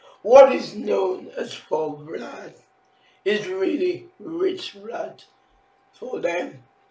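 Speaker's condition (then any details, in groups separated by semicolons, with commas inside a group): Facial palsy; can barely hear own speech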